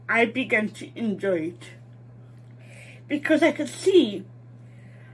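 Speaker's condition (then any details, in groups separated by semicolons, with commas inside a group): Mild cerebral palsy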